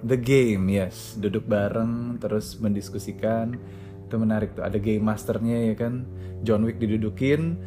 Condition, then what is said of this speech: No condition.